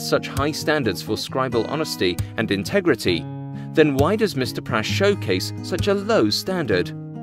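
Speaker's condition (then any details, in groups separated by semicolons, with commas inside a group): No condition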